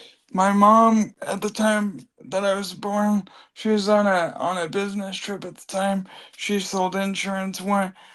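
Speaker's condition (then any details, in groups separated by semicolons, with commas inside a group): Cerebral palsy; from birth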